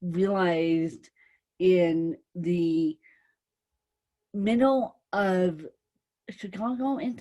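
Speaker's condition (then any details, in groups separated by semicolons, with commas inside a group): Cerebral palsy, mixed, moderate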